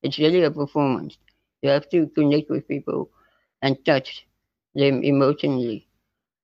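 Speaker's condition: Spinal muscular atrophy type 2; neuromuscular

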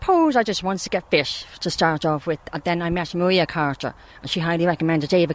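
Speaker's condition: Partial deafness; congenital, relies on lip reading, fluent in sign language; can hear a few things, hears David Carey clearly through his microphone

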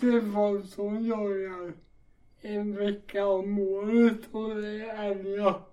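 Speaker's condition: Cerebral palsy; walking difficulty, walking improved with gym training

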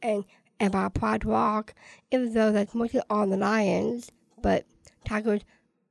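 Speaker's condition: Down syndrome

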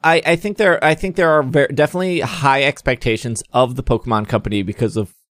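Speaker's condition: No condition

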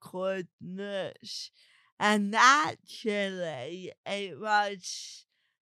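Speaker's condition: Cerebral palsy; talks differently

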